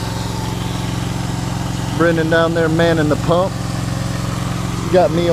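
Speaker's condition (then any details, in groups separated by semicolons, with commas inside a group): No condition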